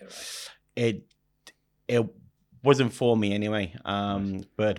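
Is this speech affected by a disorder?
Yes: stutter; about five times worse when speaking German; here repeated words, prolonged sounds.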